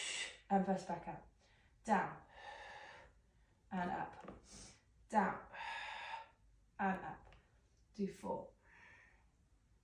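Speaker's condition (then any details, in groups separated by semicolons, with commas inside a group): No condition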